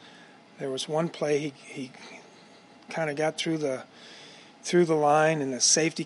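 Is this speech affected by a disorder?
No.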